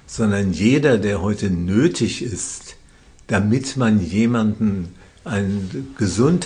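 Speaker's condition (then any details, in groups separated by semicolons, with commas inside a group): Parkinson's disease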